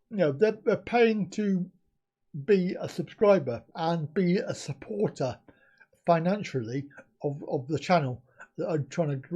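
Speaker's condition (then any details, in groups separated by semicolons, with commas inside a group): Cerebral palsy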